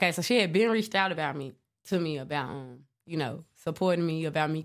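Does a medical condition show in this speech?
No.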